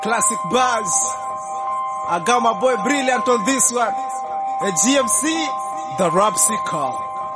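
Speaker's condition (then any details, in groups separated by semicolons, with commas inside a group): No condition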